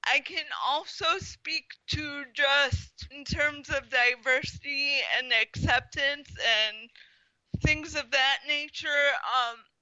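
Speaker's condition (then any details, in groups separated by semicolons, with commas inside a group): Spastic quadriplegic cerebral palsy; diagnosed at one year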